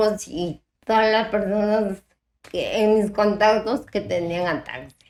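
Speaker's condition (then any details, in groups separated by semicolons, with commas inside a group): Ataxia type 1; degenerative, affects balance and coordination; worsening balance, coordination, more tremor, needs help eating; speaking and pronunciation problems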